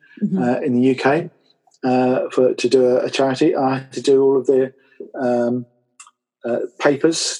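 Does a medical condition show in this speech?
Yes: aphasia and apraxia after stroke; aphasia and apraxia from stroke at age 50, one-sided arm and leg weakness; about eight years post stroke, home speech therapy every two days four months, later NHS therapist; trouble getting words out, intelligence intact, early on only yes, no and swear words.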